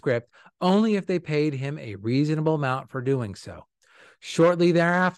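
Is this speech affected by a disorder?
No.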